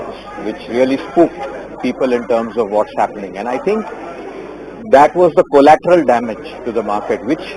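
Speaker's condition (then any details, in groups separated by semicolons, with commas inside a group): No condition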